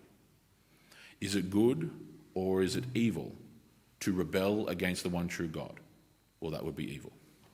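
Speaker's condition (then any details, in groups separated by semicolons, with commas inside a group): No condition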